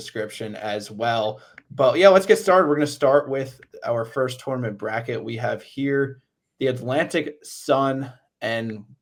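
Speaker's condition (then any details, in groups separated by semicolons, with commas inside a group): No condition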